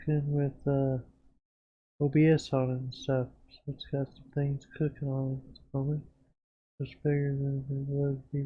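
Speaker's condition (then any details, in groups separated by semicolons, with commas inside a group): Parkinson's disease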